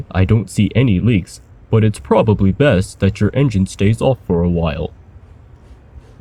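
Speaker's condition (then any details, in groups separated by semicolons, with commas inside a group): No condition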